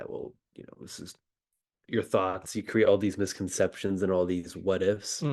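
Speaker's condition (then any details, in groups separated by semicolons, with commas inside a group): No condition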